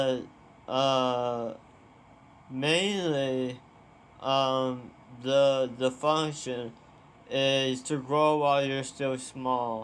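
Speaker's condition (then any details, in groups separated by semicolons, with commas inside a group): Tongue cancer surgery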